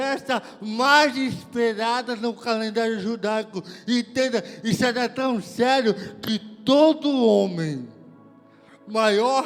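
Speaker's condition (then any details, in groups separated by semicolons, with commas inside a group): Cerebral palsy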